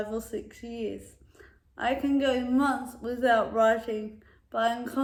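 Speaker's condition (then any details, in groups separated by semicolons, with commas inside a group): Cerebral palsy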